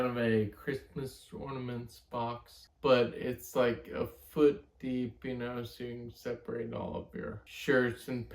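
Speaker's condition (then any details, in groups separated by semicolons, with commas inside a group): Friedreich's ataxia; fine motor difficulty, needs pressure relief; sits for long periods, uses button hook, ankle rolling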